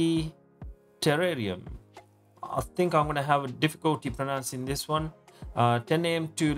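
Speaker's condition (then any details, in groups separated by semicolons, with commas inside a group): No condition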